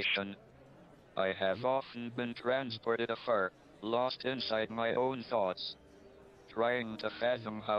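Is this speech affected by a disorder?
Yes: amyotrophic lateral sclerosis, through a speech-generating device; ventilator.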